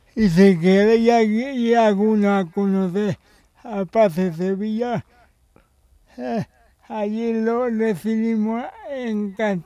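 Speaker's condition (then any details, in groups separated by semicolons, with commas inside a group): Cerebral palsy; extra support for daily living since birth, Aspace Sevilla day centre for stimulation; needs ongoing support, helped daily by sister and Aspace Sevilla association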